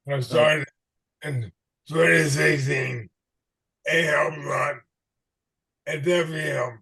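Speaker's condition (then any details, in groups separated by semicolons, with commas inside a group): ALS/MND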